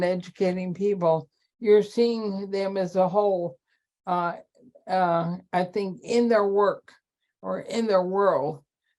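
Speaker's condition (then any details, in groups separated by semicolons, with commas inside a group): ALS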